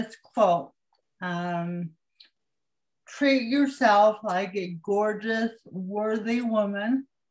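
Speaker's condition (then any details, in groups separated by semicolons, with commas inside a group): Cerebral palsy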